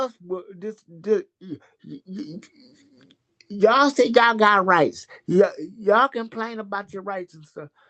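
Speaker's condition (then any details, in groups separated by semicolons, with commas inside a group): Cerebral palsy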